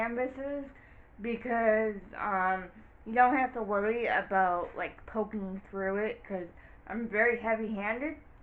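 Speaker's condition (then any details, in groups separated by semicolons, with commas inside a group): Cerebral palsy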